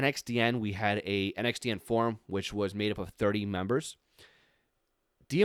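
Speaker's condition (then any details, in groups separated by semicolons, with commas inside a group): No condition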